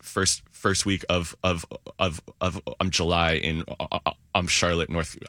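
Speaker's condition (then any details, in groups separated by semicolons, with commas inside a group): Stuttering; stuttering since age three or four, parents did not stutter; 15 to 20 years of therapy, avoidance reduction therapy, National Stuttering Association member, calls in to radio; core stutter small elongation, avoidance behaviors, arm tapping, fillers, fake stutter turns real, some words fluent; repeated sounds, repeated words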